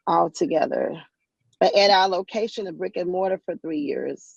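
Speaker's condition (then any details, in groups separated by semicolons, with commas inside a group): No condition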